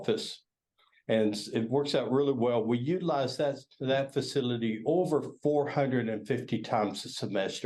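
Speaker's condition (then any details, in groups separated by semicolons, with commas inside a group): No condition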